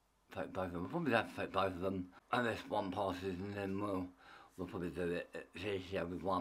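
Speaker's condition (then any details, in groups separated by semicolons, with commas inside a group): Tongue cancer; half tongue removed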